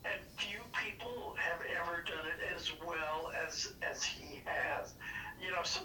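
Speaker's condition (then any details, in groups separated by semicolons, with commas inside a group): Parkinson's disease; tremors largely controlled, battery pack, switched on and off with mini iPod, not all symptoms relieved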